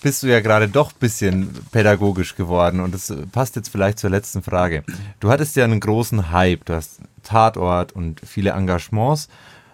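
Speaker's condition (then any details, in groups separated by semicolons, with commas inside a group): No condition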